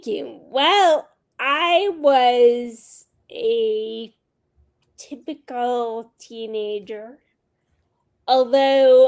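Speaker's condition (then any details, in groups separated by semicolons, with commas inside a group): Friedreich's ataxia; handwriting and speech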